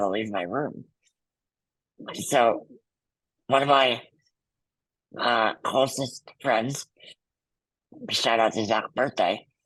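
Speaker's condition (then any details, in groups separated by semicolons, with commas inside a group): Muscular dystrophy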